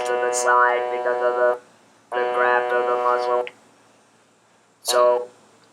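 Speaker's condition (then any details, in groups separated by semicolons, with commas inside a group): Laryngectomy, electrolarynx; larynx removed; 19 years since laryngectomy; speaks with electrolarynx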